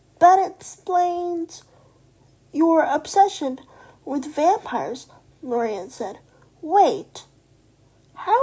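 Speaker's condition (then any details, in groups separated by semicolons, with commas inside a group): Cerebral palsy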